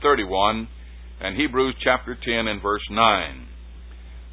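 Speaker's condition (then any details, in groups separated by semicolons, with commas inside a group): No condition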